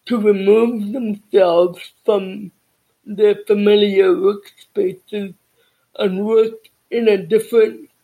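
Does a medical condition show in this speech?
Yes: cerebral palsy and deafness.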